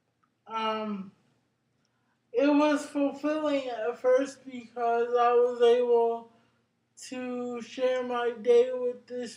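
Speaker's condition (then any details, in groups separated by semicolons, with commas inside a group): Cerebral palsy; brain injury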